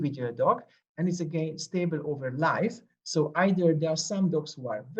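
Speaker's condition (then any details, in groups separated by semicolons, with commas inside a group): No condition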